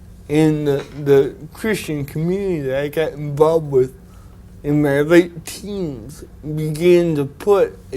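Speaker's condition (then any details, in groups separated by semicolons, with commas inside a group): Cerebral palsy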